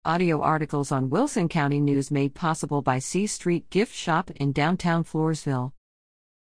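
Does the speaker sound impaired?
No.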